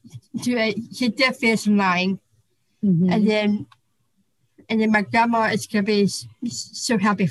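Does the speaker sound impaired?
Yes: Down syndrome; congenital, hypotonia at birth, diagnosed hours after birth, high marker on alpha fetoprotein test at 16 weeks; stutter, brought out by anxiety, learned to control stutter for public speaking.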